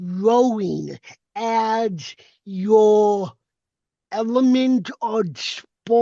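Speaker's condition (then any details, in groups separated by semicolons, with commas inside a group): Cerebral palsy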